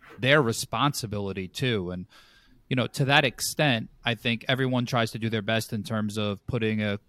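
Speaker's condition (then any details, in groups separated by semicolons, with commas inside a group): No condition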